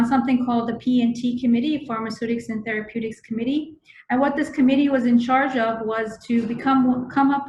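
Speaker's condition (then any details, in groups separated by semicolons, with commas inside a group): No condition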